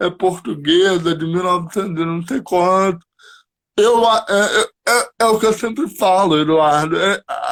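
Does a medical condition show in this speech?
Yes: cerebral palsy; cognition preserved.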